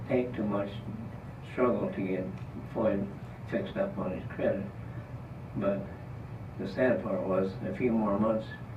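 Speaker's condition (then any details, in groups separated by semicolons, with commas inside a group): Parkinson's disease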